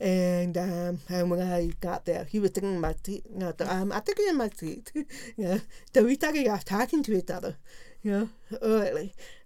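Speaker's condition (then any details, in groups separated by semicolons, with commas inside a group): Profound deafness; profound deafness left ear, total deafness right ear, diagnosed age 3, hearing aid, no cochlear implant; learned to speak and lip-read in early oral pre-preschool program, encouraged to speak, mainstreamed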